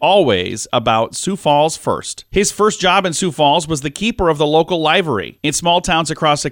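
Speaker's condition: No condition

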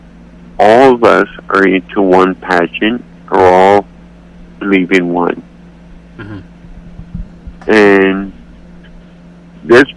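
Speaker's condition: Cerebral palsy; accepts own voice

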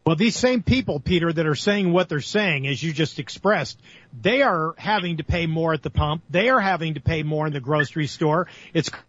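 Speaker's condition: No condition

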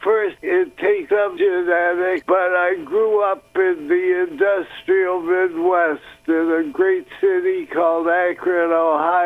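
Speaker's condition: Parkinson's disease; uses cannabis products with THC and CBD since diagnosis, after Dr. Meshulam's work in Israel

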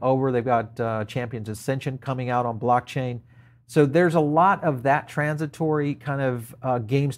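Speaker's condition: No condition

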